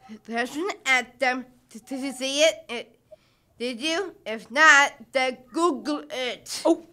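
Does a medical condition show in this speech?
Yes: Down syndrome; diagnosed at birth, unexpected, needs fitness and therapy every single day.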